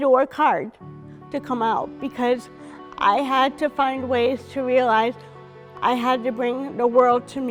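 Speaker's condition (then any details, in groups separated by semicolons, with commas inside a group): Cerebral palsy; present from birth; moderate to severe hearing loss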